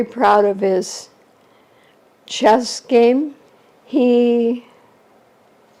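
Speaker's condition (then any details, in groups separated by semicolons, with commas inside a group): ALS; shortly after diagnosis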